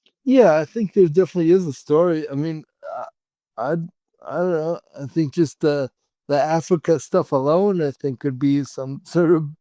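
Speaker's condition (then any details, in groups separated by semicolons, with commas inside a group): Cerebral palsy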